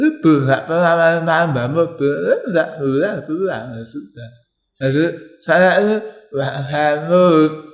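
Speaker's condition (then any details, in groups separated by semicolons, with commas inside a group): Tongue cancer; biopsy-confirmed, ECCT treatment; survivor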